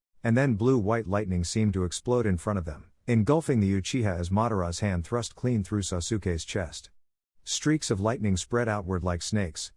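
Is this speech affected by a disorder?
No.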